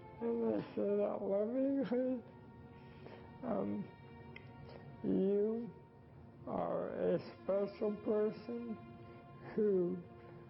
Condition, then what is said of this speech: ALS (motor neuron disease). He's tough to understand his voice because he was diagnosed with ALS, Lou Gehrig's disease.